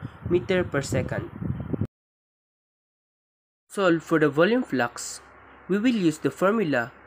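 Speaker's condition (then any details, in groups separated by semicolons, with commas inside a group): No condition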